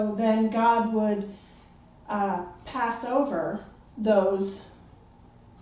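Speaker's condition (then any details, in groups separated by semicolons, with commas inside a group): No condition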